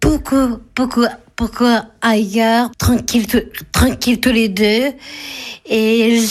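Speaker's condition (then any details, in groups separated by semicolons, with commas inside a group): Down syndrome (trisomy 21); described as handicapped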